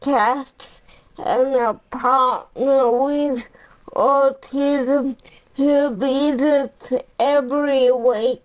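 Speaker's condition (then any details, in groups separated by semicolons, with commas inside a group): Cerebral palsy; uses a power chair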